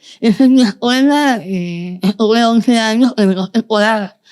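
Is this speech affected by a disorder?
Yes: Moebius syndrome, congenital.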